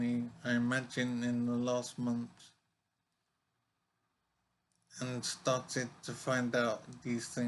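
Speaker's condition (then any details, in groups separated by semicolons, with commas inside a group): Brain injury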